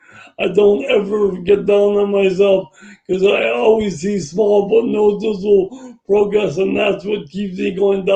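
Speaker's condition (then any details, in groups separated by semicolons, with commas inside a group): Brain injury; vehicle accident, 6.5 month coma; 15 years post injury, still improving, 24 hour support; could not speak or eat, tube fed, speech therapy, speech improving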